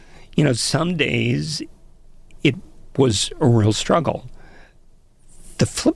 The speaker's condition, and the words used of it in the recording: Spasmodic dysphonia. Spasmodic dysphonia is a condition where the vocal cords don't come together properly, and then it just creates a host of problems with a voice.